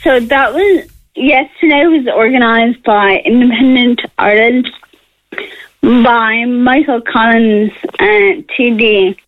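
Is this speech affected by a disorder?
Yes: Friedreich's ataxia; progressive neuromuscular disease, nerve damage, muscle weakness, mobility loss; awaiting HSE reimbursement decision on Skyclarys, a drug slowing progression.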